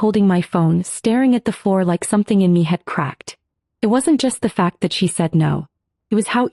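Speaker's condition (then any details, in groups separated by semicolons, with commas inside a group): No condition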